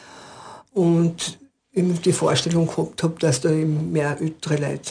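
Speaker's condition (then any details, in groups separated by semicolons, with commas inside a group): Parkinson's disease; diagnosed at age 45, brain tumour then multiple sclerosis first suspected; ten years since onset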